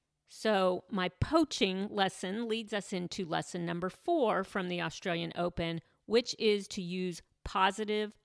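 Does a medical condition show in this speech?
No.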